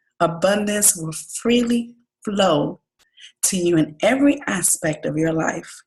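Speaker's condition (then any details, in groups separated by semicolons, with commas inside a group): No condition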